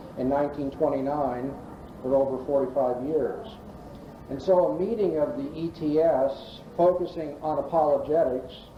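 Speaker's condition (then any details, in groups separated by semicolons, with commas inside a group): No condition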